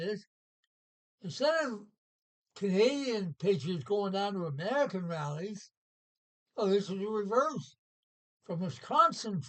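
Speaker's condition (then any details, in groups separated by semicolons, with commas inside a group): Parkinson's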